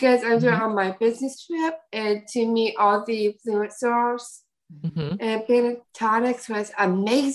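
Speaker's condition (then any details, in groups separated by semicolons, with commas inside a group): Down syndrome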